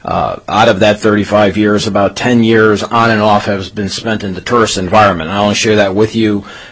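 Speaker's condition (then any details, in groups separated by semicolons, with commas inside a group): No condition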